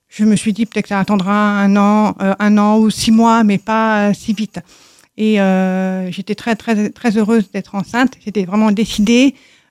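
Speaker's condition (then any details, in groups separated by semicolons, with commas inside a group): Deafness from birth; congenital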